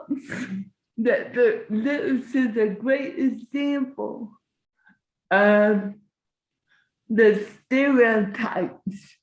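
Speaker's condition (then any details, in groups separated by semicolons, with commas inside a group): Cerebral palsy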